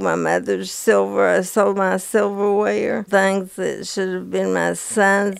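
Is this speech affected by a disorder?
Yes: Parkinson's disease; onset early 50s, first full-body tremor with fall, Requip for years, symptom-free, dose increased; taken off Requip, tremors much worse, trouble walking, recently got cane, uses walker.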